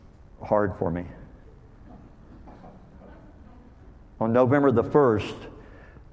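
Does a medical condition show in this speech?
Yes: cleft lip and palate; speech hard for others to understand in youth.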